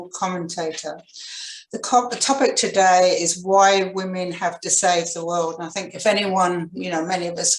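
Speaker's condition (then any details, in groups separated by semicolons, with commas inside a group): No condition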